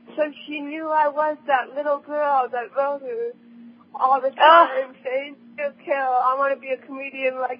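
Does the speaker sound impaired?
Yes: cerebral palsy; handwriting physically hard and slow.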